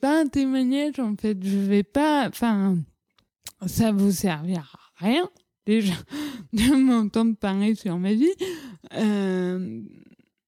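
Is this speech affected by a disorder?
Yes: cerebral palsy; childhood speech.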